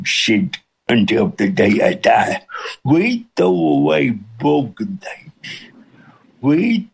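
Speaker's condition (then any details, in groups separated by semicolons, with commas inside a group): Cerebral palsy with speech impediment; cerebral palsy since birth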